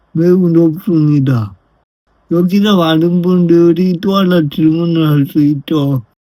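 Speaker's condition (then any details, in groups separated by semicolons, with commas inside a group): Brain lesion disability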